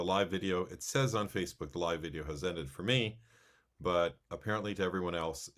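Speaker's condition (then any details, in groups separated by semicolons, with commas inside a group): No condition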